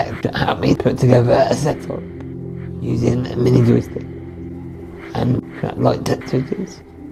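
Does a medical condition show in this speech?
Yes: Duchenne muscular dystrophy.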